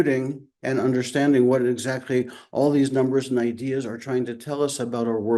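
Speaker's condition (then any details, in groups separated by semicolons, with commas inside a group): No condition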